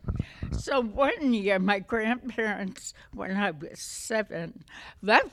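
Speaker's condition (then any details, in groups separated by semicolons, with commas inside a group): Essential tremor; voice affected, may be hard to understand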